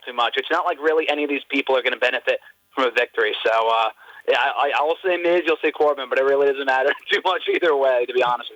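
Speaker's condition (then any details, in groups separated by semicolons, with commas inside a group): No condition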